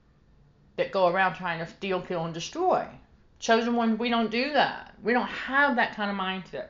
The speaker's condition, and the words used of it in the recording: No condition.